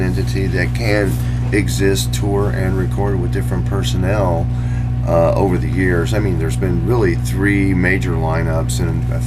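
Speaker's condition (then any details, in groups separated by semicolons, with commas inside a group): No condition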